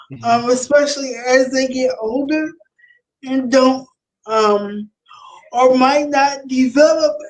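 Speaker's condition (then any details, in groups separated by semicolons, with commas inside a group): Cerebral palsy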